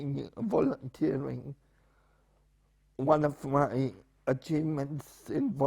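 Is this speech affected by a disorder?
Yes: spastic paraplegia with essential tremor.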